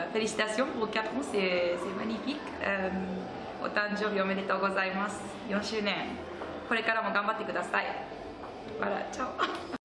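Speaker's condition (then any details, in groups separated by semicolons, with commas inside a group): No condition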